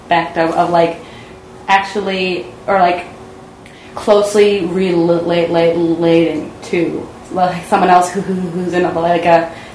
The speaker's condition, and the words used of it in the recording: Stuttering. I'm going to be trying to stutter more because I'm not going to try to avoid it.